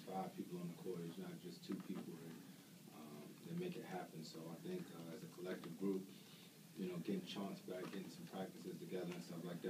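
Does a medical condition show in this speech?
No.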